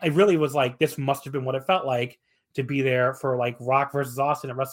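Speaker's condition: No condition

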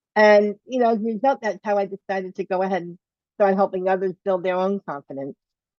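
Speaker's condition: Bilateral cleft lip and palate

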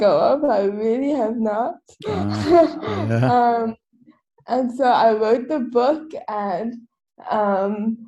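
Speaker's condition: Cerebral palsy; quadriplegic, wheelchair user

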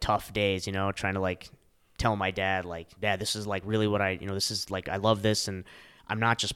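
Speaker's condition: No condition

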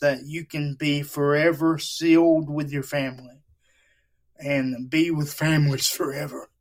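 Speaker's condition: Cerebral palsy; wheelchair user

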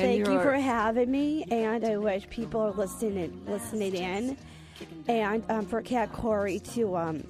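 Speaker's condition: Down syndrome

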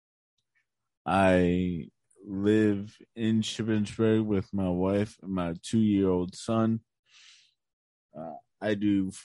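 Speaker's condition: Cerebral palsy; physical disability

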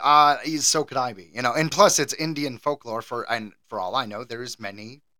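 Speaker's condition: No condition

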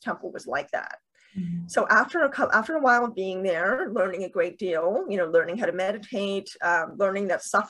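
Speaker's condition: Deafness with cochlear implants

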